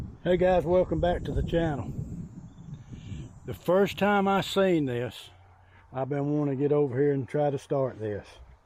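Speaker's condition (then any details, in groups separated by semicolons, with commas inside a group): No condition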